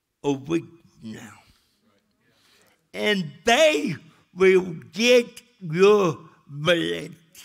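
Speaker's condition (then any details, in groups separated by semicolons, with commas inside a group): Cerebral palsy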